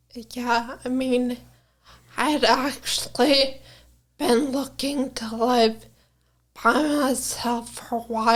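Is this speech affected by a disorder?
Yes: brain injury; caused by brain aneurysm.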